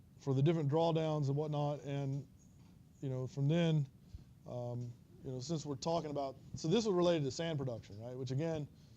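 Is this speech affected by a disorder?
No.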